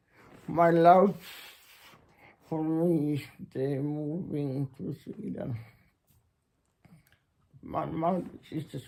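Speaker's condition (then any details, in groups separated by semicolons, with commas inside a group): Muscular Parkinson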